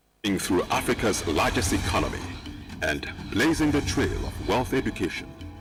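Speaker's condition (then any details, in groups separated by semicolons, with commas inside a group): No condition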